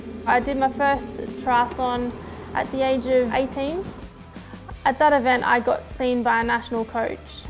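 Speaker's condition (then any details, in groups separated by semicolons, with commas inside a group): No condition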